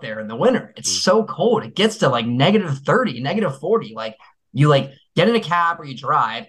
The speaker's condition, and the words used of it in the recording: None; typical speech.